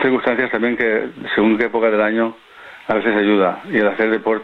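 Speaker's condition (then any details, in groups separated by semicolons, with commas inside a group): Parkinson's disease; on Parkinson's medication; takes medication against Parkinson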